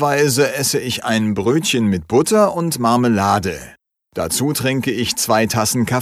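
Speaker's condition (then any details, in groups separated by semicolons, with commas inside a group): No condition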